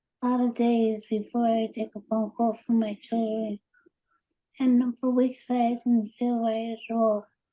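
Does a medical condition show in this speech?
Yes: Parkinson's; about 7 years since onset, on Parkinson's medication.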